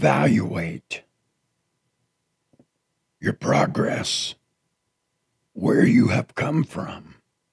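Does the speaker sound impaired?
Yes: partial laryngectomy after throat cancer; throat cancer survivor, half of larynx removed, one vocal cord remaining; raspy voice left by cancer.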